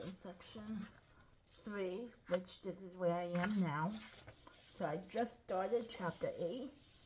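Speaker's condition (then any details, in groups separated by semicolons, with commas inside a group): Cerebral palsy; lifelong, ankle-foot orthoses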